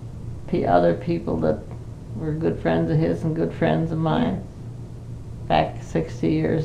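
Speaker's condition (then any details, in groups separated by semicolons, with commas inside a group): Parkinson's disease; cannot live alone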